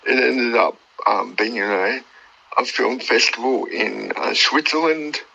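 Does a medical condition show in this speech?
Yes: cerebral palsy; born two months premature, uses wheelchair.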